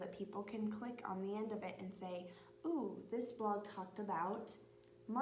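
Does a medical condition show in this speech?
No.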